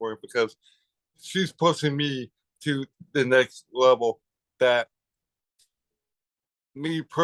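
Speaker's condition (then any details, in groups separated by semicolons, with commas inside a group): Cerebral palsy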